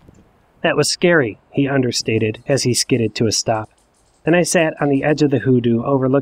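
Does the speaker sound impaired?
No.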